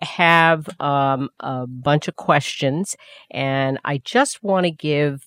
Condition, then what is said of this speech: No condition.